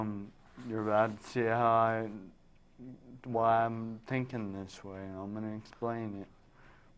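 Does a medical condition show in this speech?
Yes: traumatic brain injury; caused by car accident; now walking and talking.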